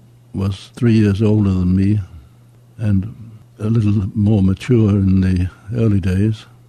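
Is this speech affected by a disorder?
Yes: Parkinson's disease; age 85, somewhat slowed by Parkinson's; voice muted, closely mic'd for interview.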